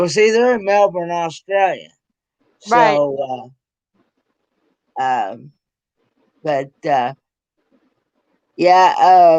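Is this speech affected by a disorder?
Yes: cerebral palsy; present since birth.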